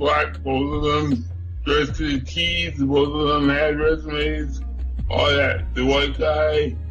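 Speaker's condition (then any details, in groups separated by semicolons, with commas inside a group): Cerebral palsy; nosebleed and stopped breathing as newborn at home in Buffalo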